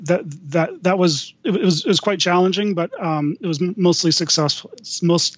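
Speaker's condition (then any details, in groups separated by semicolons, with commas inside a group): Stuttering; lifelong stutter; may freeze up mid-speech, then gets back on a roll; repeated sounds, repeated words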